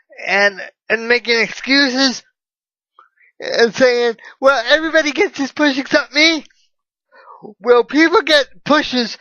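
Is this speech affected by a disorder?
Yes: cerebral palsy.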